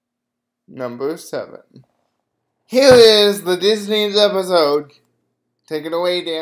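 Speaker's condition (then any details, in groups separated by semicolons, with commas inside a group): Cerebral palsy; uses a chair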